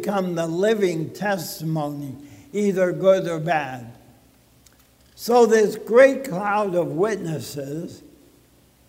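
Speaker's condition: ALS (Lou Gehrig's disease); soft voice

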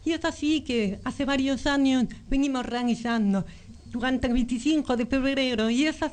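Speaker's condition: Profound congenital deafness; both ears from birth, detected about 15 months, lifelong hearing aids, bilateral cochlear implants, first at age 27; speech learned by lipreading and early reading, about 1.5 years rehabilitation to access words by ear

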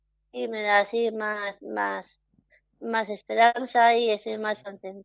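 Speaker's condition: Down syndrome; interviewed by telephone

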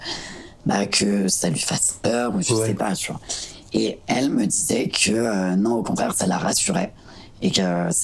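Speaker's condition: Partial laryngectomy; normal voice for 22 years before surgery; very hoarse voice after surgery, new voice replaced normal one

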